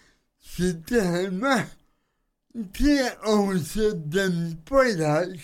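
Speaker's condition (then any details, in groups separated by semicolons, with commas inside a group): Cerebral palsy; from birth, drives a truck, does almost everything in own way; self-described as speaking a bit oddly, host says speech not odd at all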